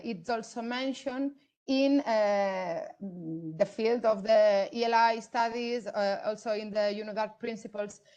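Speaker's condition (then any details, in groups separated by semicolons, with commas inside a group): No condition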